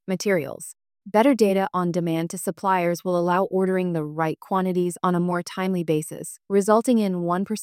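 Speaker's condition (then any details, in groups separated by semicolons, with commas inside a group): No condition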